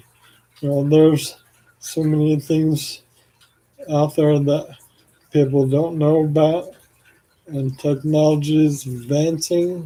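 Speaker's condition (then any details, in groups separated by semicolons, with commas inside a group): ALS; arms, neck and throat affected; 4 years since diagnosis, 14 years since symptom onset; increasing slurring, saliva and phlegm buildup, frequent swallowing, tired voice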